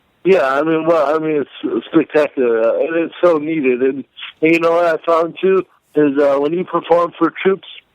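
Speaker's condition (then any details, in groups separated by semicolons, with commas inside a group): Cerebral palsy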